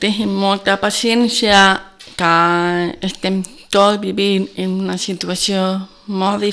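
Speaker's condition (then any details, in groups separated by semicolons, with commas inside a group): Deafness from birth, congenital; communicates by lip reading since always; intonation different from hearing speakers, may not be understood well, host finds speech understandable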